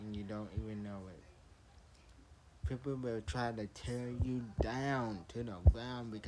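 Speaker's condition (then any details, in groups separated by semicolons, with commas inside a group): Traumatic brain injury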